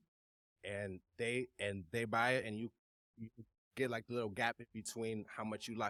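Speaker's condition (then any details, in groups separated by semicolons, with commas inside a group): No condition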